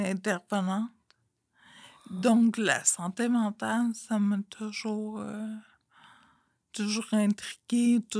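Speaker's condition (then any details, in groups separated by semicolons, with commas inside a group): Friedreich's ataxia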